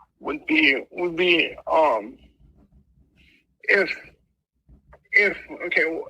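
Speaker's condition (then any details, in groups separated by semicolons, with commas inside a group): Mild cerebral palsy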